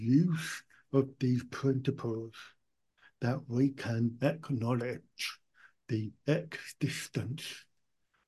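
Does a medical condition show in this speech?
Yes: profound deafness, born profoundly deaf, cochlear implant; hearing aids let own speech be heard, speech not too bad.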